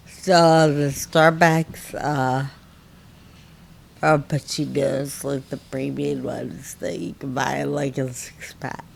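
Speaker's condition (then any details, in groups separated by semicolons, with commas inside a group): Friedreich ataxia, severe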